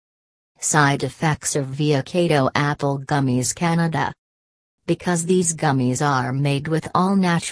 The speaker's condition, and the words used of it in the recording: None; typical speech.